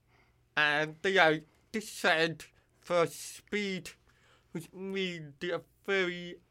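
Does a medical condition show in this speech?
Yes: hearing loss with cochlear implant; formerly hearing aids, water-resistant cochlear implant on ear hook, hears only nearby speakers; cannot judge own voice, distorted when yelling at high volume, relies on others' volume feedback.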